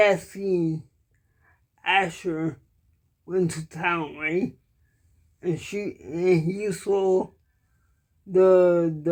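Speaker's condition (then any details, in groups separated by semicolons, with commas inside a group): Cerebral palsy; cannot walk, uses wheelchair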